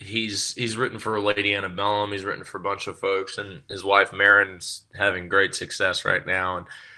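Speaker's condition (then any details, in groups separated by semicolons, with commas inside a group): No condition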